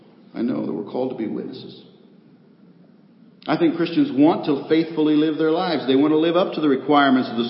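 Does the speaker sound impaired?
No.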